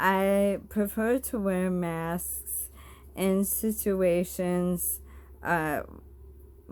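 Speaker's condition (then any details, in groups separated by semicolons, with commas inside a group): Bulbar ALS; bulbar onset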